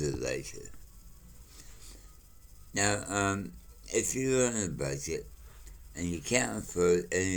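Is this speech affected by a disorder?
Yes: mouth cancer.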